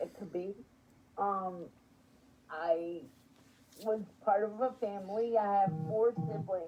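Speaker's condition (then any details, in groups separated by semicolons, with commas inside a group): Spastic quadriplegic cerebral palsy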